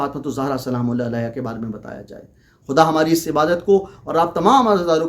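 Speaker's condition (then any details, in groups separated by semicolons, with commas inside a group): No condition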